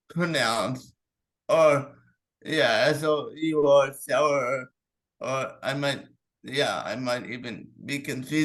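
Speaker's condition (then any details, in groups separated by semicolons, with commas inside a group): Cerebral palsy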